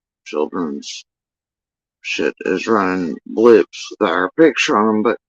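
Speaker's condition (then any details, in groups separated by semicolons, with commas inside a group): Facial paralysis after surgery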